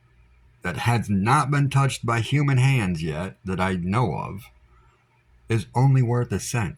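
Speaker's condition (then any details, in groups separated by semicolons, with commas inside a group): No condition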